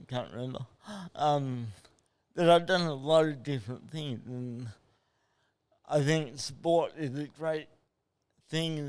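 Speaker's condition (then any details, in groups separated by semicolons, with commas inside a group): Cerebral palsy; from birth, no breathing for 37 minutes after birth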